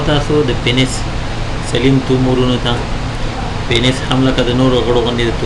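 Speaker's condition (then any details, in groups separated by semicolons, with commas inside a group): No condition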